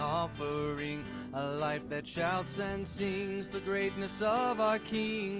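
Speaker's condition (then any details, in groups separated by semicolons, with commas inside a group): No condition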